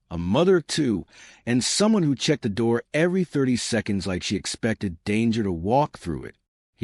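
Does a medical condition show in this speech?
No.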